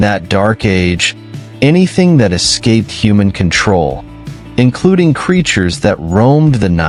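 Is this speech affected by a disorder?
No.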